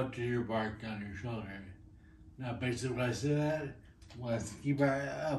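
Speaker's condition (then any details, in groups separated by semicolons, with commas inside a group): Friedreich's ataxia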